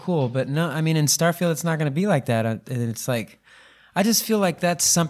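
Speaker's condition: No condition

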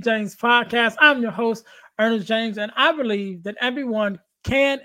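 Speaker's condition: No condition

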